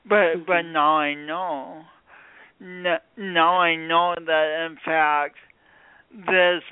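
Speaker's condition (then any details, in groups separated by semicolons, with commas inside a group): Speech impediment from birth injury; born few weeks early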